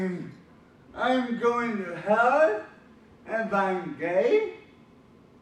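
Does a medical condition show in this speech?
Yes: cerebral palsy.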